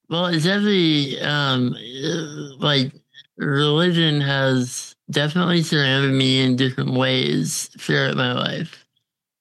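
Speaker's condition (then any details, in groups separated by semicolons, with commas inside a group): Congenital muscular dystrophy; diagnosed at 6 months, chronically physically disabled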